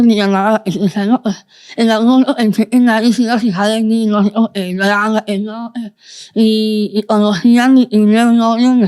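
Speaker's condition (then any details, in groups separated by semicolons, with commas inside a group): Moebius syndrome, congenital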